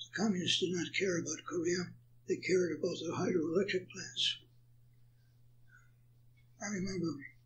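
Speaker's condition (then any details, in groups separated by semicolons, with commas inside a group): Parkinson's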